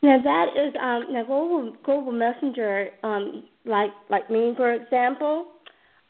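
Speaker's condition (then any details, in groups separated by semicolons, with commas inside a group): Down syndrome; present from birth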